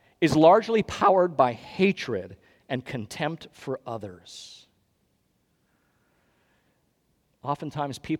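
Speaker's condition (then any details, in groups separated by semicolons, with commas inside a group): No condition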